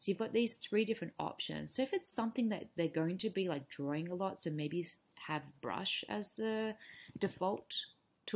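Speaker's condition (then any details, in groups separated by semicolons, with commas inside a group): No condition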